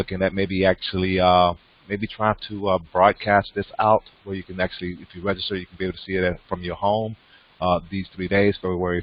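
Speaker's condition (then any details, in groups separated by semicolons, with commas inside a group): No condition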